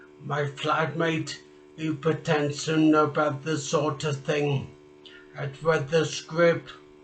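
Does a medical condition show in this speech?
Yes: traumatic brain injury; speech.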